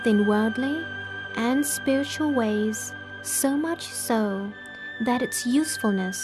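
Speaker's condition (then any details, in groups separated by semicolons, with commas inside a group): No condition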